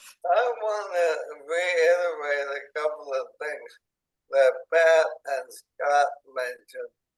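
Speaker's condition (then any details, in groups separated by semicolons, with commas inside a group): ALS, speech-generating device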